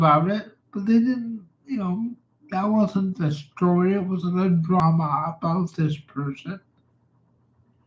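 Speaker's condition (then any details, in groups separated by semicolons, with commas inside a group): Cerebral palsy; from birth, cannot type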